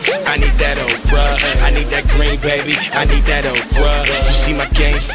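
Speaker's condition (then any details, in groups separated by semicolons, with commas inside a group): No condition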